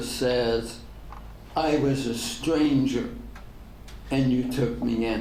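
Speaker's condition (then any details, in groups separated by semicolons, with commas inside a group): ALS; degenerative; diagnosed ten years ago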